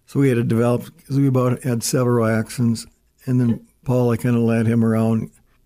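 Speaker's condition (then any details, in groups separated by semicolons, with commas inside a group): Parkinson's disease; uses walker, near-death experiences; stutters and stammers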